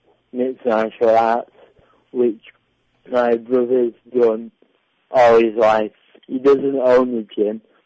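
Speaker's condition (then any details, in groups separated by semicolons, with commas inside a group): Cerebral palsy; back muscle training straightened posture and brought shoulders back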